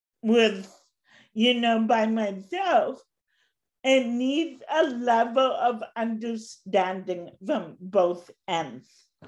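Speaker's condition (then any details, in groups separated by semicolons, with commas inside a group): Cerebral palsy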